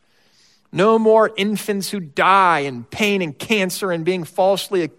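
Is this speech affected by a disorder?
No.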